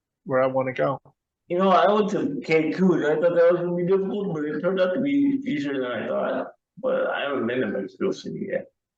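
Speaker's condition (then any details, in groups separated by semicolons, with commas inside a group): Cerebral palsy; wheelchair user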